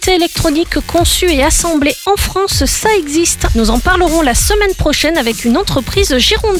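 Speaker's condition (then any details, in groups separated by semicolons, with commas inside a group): No condition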